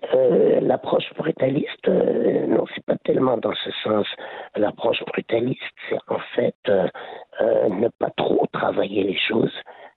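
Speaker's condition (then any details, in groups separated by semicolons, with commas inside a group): Laryngeal cancer; part of lung removed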